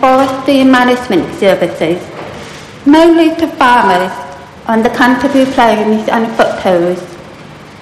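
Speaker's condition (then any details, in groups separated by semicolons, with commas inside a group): Profound deafness; mother taught basic speech before school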